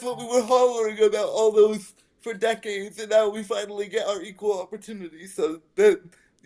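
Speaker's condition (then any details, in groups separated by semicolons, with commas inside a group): Spastic quadriplegic cerebral palsy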